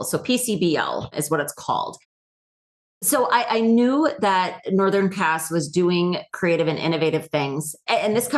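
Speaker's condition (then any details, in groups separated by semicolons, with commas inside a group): No condition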